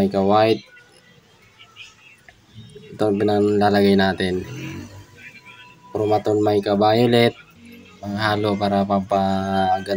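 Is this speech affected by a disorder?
No.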